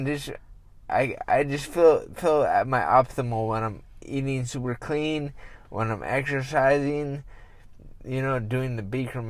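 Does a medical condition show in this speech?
Yes: traumatic brain injury.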